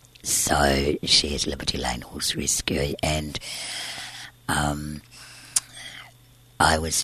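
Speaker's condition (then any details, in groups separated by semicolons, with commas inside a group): Tracheostomy and scarred vocal cord, laryngeal cysts, surgical vocal cord scarring; later surgery left voiceless eight months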